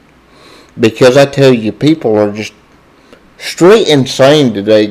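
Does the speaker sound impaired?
Yes: cerebral palsy, spastic diplegia.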